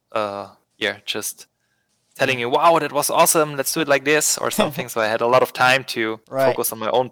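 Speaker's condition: No condition

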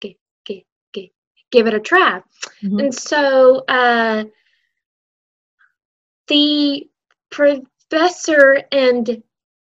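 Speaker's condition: Stuttering; childhood onset, school speech therapy since learning to talk, Lamar University clinic therapy from senior year, age 19; adult, still stutters; stutters openly; repeated sounds, prolonged sounds

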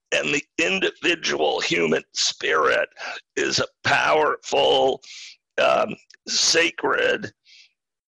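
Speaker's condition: Spasmodic dysphonia; throat muscles spasm

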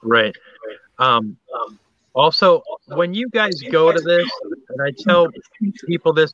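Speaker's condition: No condition

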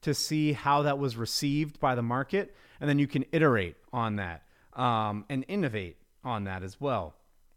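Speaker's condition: No condition

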